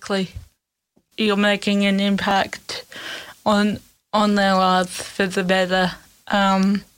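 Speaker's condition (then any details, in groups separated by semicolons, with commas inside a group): Cerebral palsy; present from birth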